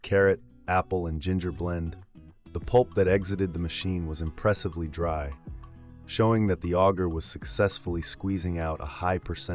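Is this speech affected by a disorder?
No.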